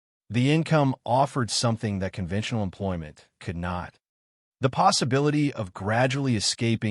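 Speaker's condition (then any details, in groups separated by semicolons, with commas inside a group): No condition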